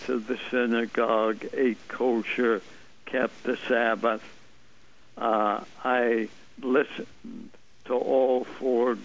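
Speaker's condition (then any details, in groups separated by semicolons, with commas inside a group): ALS; limb onset, muscle twitches and hand weakness at onset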